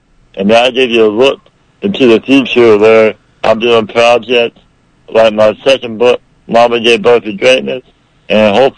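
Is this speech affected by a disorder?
Yes: muscular dystrophy, rare form.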